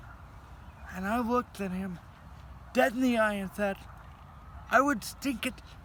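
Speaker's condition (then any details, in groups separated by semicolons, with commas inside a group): Cerebral palsy; scoliosis, spinal rebuild surgery; heavily altered breathing patterns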